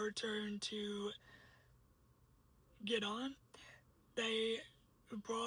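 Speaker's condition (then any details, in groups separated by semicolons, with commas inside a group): Cerebral palsy; uses a wheelchair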